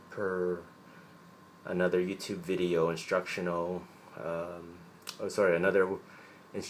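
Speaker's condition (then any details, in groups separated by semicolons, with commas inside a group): No condition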